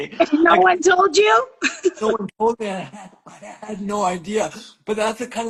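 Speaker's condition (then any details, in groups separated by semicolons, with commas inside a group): Cerebral palsy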